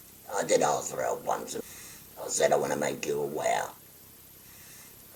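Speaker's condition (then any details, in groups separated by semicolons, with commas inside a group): Laryngectomy; total laryngectomy, stage four laryngeal cancer, neck breathing stoma, lymph nodes removed; no evidence of disease after radiotherapy and chemotherapy, sleeps upright; hoarse before diagnosis, talking, breathing, swallowing hard, swallow about 10%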